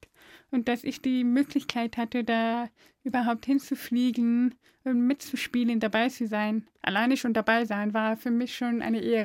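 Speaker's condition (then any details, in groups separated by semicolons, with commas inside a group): Deafness; deaf since birth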